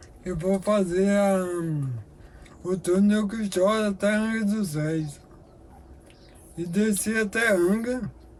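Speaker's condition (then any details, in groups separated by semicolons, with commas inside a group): Amyotrophic lateral sclerosis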